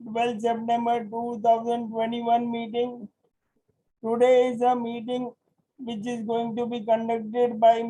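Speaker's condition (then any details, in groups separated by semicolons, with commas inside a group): Motor neurone disease; voice strong and loud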